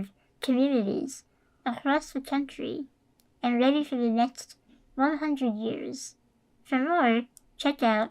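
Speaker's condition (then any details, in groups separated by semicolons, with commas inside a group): Muscular dystrophy; present since childhood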